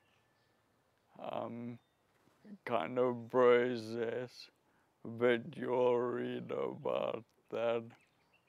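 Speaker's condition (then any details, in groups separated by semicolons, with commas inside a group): Friedreich's ataxia; wheelchair user, very slow deterioration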